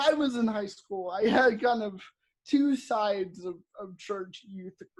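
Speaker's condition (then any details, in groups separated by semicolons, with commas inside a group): Cerebral palsy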